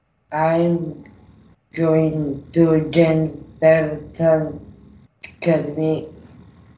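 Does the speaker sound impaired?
Yes: Down syndrome; trisomy 21, present from birth, grade 10 student; speech, occupational, physio and educational therapy.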